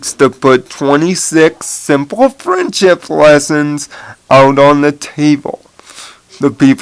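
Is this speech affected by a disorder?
Yes: cerebral palsy.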